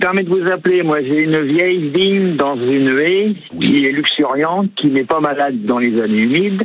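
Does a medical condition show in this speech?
No.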